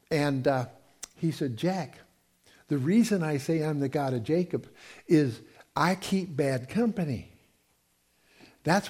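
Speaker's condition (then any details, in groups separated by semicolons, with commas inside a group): No condition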